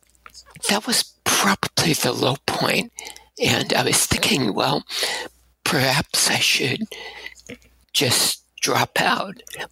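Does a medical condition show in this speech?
Yes: abductor spasmodic dysphonia; voice lost shouting over rock music, diagnosed Fresno State, two damaging surgeries, last 12 years ago; significant vocal tremor since last surgery, breathiness from vocal folds opening involuntarily; staccato speaking style, shaky tremor when syllables lengthened, voice worse during university years.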